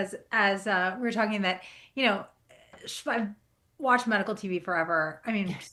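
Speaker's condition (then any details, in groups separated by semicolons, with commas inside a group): No condition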